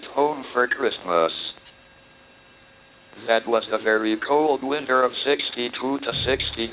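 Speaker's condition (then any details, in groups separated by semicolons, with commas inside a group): Motor neurone disease, speech-generating device; diagnosed at age 21, atypical case, not MS, initially given couple of years to live, uses voice synthesizer; speaks only through speech synthesizer, synthesizer mispronounces some names, needs phonetic respelling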